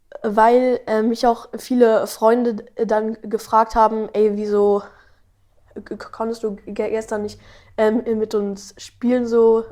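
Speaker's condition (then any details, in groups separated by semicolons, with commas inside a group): Stuttering; 12-year-old boy; stutters a lot in this conversation while talking about stuttering; no stuttering singing with melody, stutters rapping without melody, little in own podcast, speaks fast; repeated sounds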